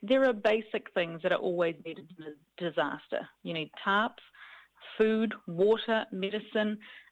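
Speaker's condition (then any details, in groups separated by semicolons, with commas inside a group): No condition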